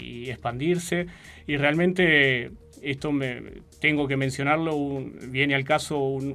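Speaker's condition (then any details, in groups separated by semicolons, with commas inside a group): No condition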